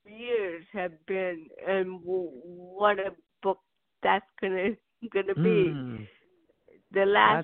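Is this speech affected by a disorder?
Yes: cerebral palsy; birth onset.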